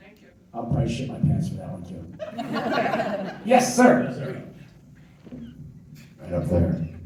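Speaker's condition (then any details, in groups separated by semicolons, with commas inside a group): No condition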